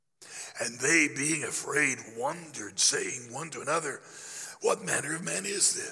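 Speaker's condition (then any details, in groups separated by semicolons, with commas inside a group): Laryngeal cancer after radiation, growth on voice box treated with radiation and chemotherapy; still affected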